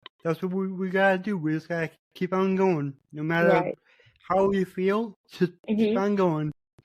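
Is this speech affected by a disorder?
Yes: cerebral palsy.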